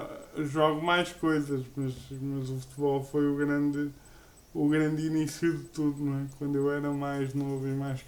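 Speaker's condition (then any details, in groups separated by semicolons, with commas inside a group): Cerebral palsy; uses a wheelchair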